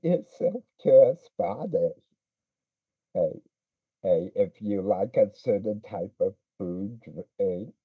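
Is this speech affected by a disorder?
Yes: speech impediment; cerebral palsy considered but did not fit.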